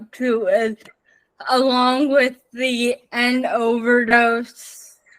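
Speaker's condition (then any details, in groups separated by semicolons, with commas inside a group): Spastic cerebral palsy, mixed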